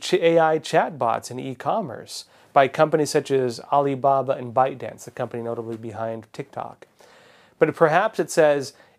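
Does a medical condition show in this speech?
No.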